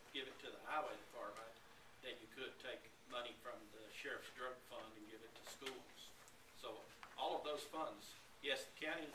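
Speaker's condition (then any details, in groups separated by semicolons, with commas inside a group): No condition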